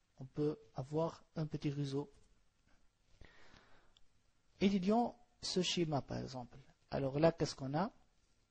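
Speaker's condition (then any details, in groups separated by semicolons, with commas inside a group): No condition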